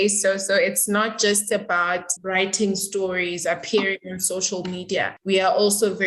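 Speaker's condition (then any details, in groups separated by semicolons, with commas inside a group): No condition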